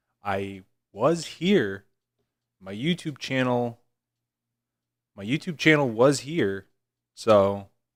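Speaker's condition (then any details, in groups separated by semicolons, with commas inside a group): No condition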